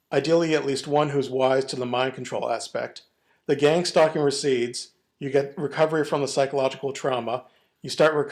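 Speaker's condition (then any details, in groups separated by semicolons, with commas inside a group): No condition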